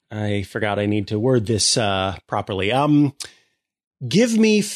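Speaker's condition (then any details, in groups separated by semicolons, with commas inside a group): No condition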